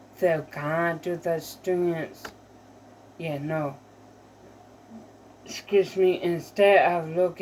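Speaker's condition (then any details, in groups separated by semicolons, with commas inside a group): Mild cerebral palsy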